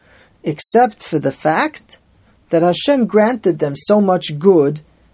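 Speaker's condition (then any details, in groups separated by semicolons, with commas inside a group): No condition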